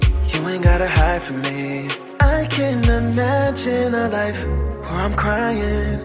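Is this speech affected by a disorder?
No.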